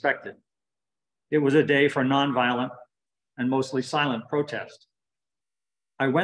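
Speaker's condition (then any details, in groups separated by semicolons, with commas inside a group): No condition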